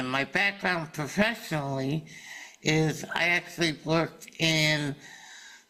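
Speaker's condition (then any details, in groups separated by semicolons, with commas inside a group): Salivary duct carcinoma surgery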